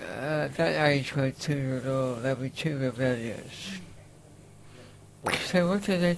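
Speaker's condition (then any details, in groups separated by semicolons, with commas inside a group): Facioscapulohumeral muscular dystrophy, facioscapulohumeral (FSHD); diagnosed about age 10, named facioscapulohumeral form in late 20s, early prognosis life to 14-19; uses respirator; respirator pump wheezing audible in recording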